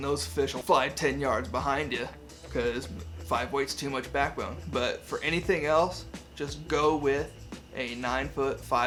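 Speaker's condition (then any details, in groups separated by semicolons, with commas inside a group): No condition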